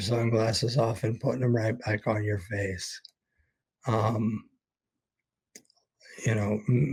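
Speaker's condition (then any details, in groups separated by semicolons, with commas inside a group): ALS; expects to lose voice very soon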